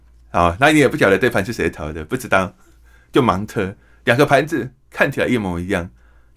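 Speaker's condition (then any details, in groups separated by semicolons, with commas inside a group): Hearing impairment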